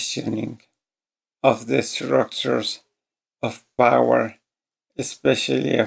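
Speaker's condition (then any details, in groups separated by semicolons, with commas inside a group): ALS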